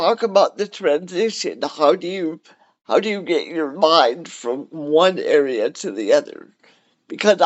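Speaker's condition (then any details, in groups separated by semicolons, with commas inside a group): Cerebral palsy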